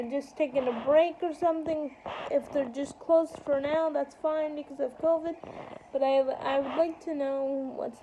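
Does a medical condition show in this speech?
Yes: cerebral palsy, spastic quadriplegic.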